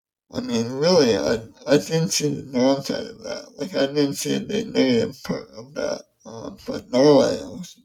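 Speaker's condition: ALS; 10 years since diagnosis

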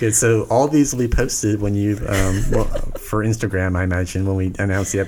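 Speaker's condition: No condition

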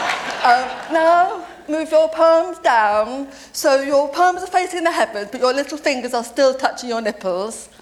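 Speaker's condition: Deafness; deaf since age seven

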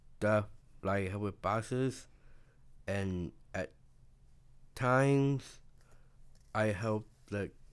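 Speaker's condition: Down syndrome; extra chromosome

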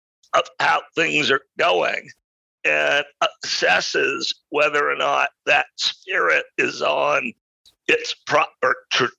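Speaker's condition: Spasmodic dysphonia; adult onset

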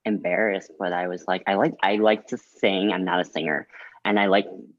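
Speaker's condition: Cleft lip and palate

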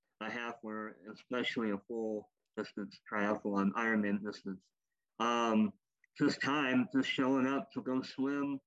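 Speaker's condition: Cleft lip and palate, popliteal pterygium syndrome; malformed legs

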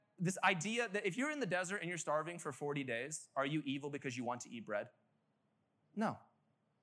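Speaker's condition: No condition

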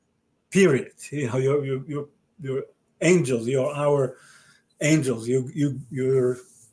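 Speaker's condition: Aphasia after stroke; aphasia caused by stroke about 30 years ago, permanent; expresses self relatively well, unlike others who cannot, rambles off track a little

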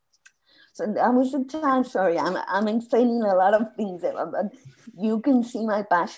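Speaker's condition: Spasmodic dysphonia; voice regained 6 months ago after speech therapy, meditation and yoga, diagnosed 6 months ago

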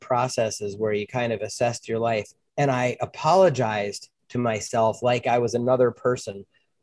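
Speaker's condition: No condition

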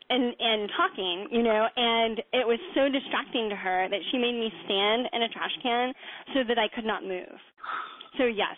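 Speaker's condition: Cleft palate; congenital cleft palate, about 7 years of speech therapy

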